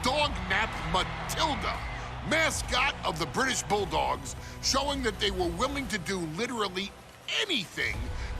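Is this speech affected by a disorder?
No.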